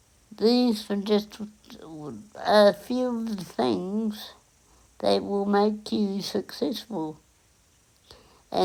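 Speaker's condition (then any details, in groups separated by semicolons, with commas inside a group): Cerebral palsy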